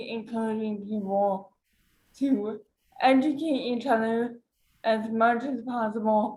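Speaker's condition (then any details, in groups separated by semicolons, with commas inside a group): Cerebral palsy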